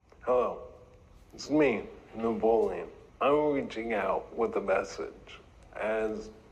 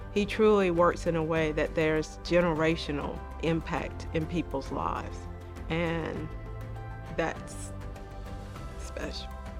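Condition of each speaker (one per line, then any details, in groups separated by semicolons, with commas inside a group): ALS; advanced, years since diagnosis; sounds changed over months, formerly booming voice, verbose style
No condition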